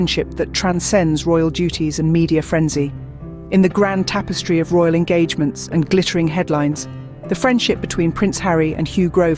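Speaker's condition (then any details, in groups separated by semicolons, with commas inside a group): No condition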